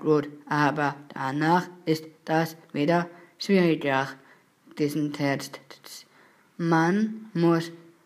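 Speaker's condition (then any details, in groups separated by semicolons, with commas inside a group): Down syndrome; trisomy 21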